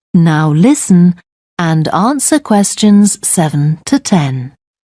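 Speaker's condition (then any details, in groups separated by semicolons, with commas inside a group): No condition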